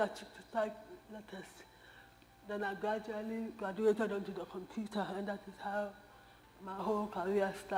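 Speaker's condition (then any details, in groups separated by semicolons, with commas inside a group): Cerebral palsy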